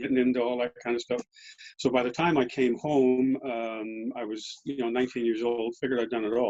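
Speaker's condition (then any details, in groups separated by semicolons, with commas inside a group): No condition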